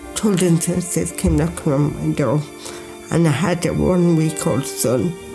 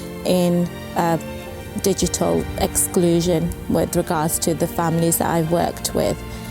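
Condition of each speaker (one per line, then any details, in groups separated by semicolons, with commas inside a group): Cerebral palsy; affects hands, difficult handwriting; diagnosed at age 2
No condition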